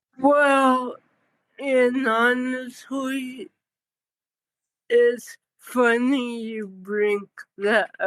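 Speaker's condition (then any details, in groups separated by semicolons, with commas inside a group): Cerebral palsy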